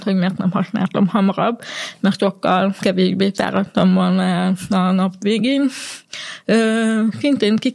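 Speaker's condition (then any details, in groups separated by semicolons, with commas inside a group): Hearing impairment; used speech-to-text interpreter in university lectures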